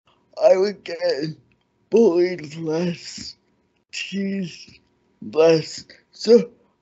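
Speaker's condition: Cerebral palsy; cerebral palsy since childhood

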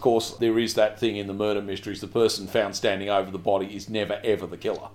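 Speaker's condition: No condition

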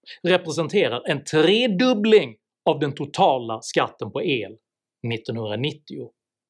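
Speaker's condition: No condition

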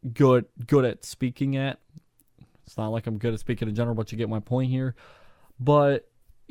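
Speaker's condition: No condition

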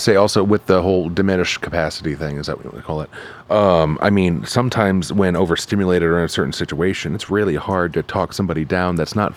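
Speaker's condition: No condition

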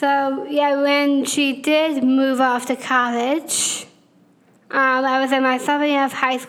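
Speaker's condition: Down syndrome; congenital

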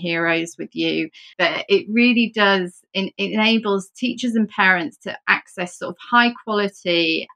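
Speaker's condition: No condition

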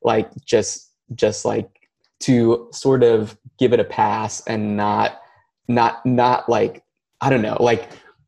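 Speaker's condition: Stuttering, mild; onset age three, childhood word switching, no school therapy, two-week intensive fluency shaping, basal ganglia timing; still stutters, slight stutter, still works at speech, much easier than before; feared sounds k, speaking more difficult; repeated words, prolonged sounds

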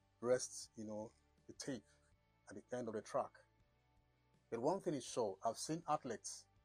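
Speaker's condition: No condition

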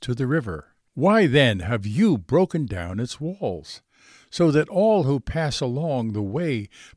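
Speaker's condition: No condition

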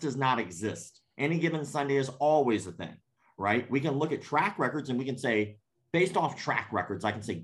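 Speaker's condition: Cleft palate; congenital cleft palate

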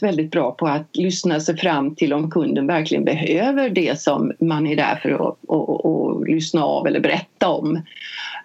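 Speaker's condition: No condition

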